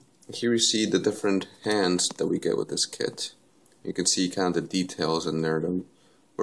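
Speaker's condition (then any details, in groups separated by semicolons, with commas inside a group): No condition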